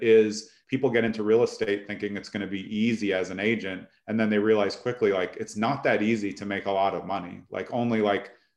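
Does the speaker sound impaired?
No.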